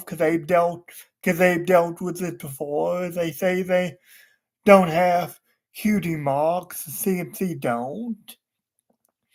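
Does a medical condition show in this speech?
Yes: cerebral palsy.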